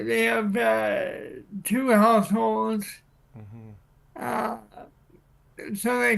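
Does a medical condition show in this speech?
Yes: cerebral palsy.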